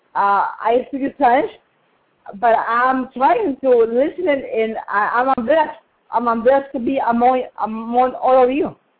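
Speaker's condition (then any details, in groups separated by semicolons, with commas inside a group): Cerebral palsy; cerebral palsy present from birth, about 50 years since onset, lifelong learning problems; spoke this morning, understandable to listeners, did very well with speech; past challenges speaking up, voice improved over last year, Spanish speaker with limited English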